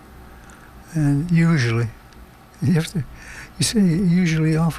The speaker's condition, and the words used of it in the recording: Parkinson's disease. And as you said yourself, it's hard to find words.